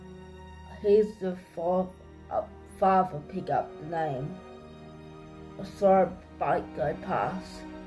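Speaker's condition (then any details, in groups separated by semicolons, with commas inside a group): Cerebral palsy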